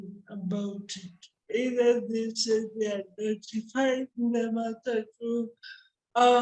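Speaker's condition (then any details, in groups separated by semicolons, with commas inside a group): Cerebral palsy; speech impairment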